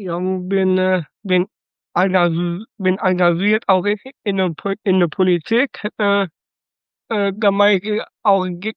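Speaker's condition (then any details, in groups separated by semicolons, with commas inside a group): Down syndrome (Trisomie 21); congenital trisomy 21, flagged on ultrasound two days before caesarean birth, St. Vinzenz Krankenhaus Datteln; 26 years old, some limitations reported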